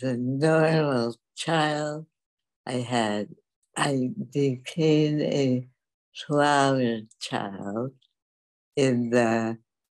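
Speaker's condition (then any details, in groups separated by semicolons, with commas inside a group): Dystonia; several decades since onset, symptoms constant, speaking again after 40 years mute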